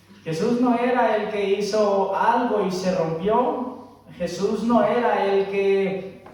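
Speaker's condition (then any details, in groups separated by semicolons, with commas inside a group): No condition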